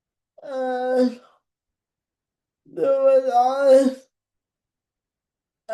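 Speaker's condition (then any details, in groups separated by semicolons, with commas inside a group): Cerebral palsy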